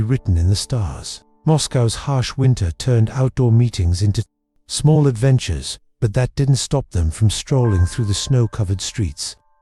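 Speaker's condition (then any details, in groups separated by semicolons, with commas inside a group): No condition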